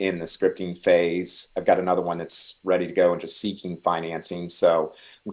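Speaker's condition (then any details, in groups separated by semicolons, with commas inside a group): No condition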